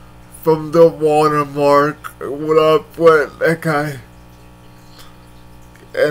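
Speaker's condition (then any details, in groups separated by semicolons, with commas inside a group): Cerebral palsy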